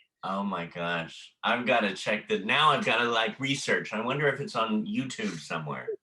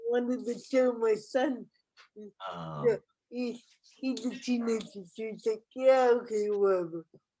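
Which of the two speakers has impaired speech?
The second: cerebral palsy.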